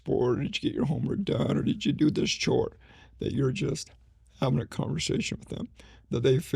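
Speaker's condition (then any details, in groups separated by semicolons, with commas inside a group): ALS; slowly progressing form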